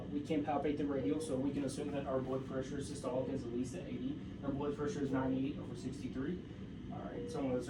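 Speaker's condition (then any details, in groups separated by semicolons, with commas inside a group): No condition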